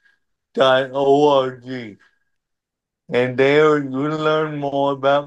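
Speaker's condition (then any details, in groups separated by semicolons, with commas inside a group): Cerebral palsy; uses wheelchair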